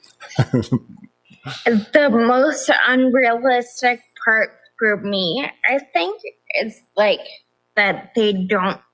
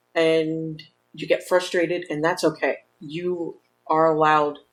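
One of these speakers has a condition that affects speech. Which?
The first: progressive ataxia; balance problems, nerve pain; onset age 26, no treatment; affects speech.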